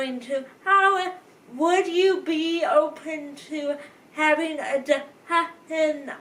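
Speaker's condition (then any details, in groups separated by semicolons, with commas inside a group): Cerebral palsy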